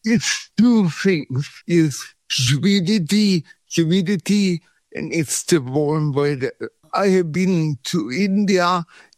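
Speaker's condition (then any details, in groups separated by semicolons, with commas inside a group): Cerebral palsy; from birth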